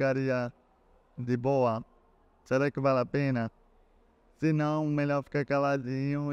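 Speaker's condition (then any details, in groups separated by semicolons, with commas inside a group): Cerebral palsy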